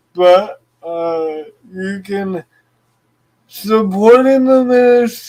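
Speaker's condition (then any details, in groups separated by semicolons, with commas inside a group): Cerebral palsy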